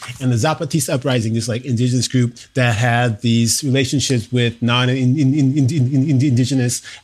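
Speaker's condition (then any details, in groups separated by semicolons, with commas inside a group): Stutter; stutter began in childhood, raised in Oahu Hawaii, linked to witnessing domestic violence, mother and her brothers stutter; ongoing stutter; speaking felt as continual rupture, stutter heard by workshop and concert audiences; repeated sounds, prolonged sounds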